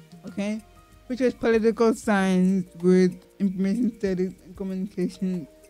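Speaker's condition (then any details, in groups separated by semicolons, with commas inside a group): Cerebral palsy; acquired, not from birth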